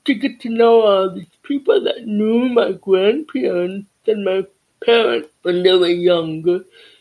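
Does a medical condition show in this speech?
Yes: cerebral palsy and deafness.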